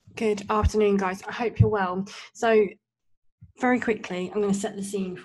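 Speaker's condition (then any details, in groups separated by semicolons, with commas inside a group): Cleft lip and palate; only three speech and language therapy sessions before discharge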